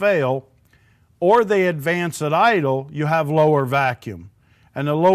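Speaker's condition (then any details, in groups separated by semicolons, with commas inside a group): No condition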